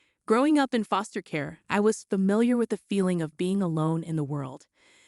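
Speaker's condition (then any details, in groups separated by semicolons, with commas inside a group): No condition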